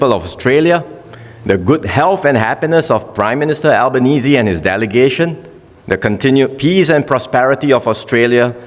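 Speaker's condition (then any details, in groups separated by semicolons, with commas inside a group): No condition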